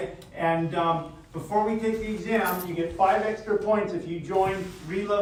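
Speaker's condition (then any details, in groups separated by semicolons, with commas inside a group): No condition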